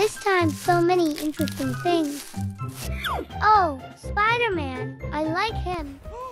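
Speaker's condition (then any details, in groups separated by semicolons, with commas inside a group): No condition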